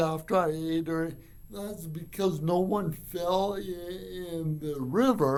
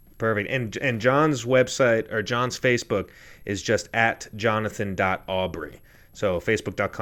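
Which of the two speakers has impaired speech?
The first: cerebral palsy; from birth.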